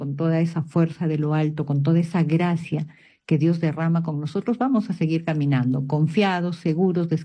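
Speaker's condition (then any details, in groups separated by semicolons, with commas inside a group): No condition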